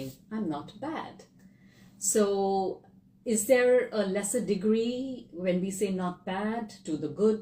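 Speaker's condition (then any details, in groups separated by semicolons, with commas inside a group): No condition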